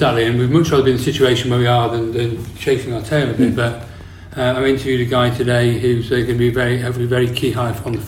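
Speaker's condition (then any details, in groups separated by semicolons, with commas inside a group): Parkinson's disease; years since diagnosis, on medication, walking affected, medication helps standing, symptoms worse when inactive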